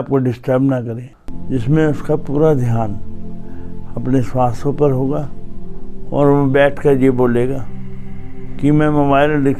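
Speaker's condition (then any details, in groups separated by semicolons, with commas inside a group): Cerebral palsy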